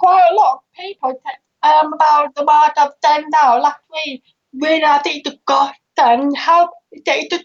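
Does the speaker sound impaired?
Yes: deafness with cochlear implant; cochlear implant for about 10 years; relies on lip reading to understand others.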